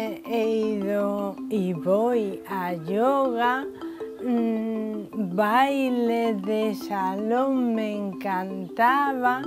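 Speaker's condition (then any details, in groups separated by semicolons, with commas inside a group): ALS; limbs affected, onset with running difficulty and falls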